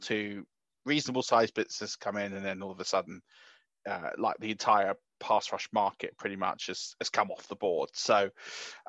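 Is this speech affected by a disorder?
No.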